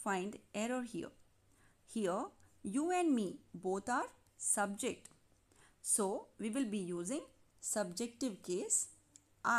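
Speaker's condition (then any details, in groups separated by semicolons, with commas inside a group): No condition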